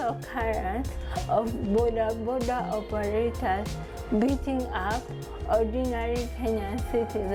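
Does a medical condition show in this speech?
Yes: cerebral palsy; from birth.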